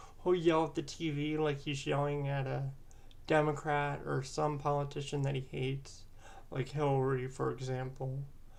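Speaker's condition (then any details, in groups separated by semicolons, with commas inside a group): Cerebral palsy; present from birth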